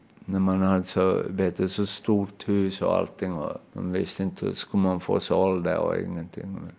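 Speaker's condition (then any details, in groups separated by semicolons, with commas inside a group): Aphasia after brain injury; now off medication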